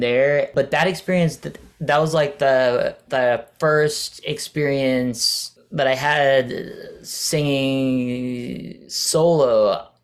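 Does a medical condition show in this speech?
Yes: stuttering; stutter worsened around age 13 to 14, made talking and saying acting lines hard; no stutter hesitation when singing, prefers singing to speaking; here repeated words, prolonged sounds.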